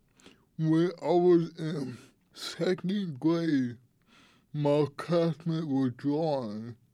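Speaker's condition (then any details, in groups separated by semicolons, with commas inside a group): Cerebral palsy; cerebral palsy since birth, tight muscles, affects speaking, walking and hands, childhood physical therapy for hand use; speech affected, would be very hard to understand without the muscle relaxer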